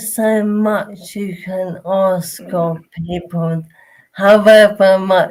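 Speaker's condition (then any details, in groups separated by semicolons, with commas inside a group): Motor neurone disease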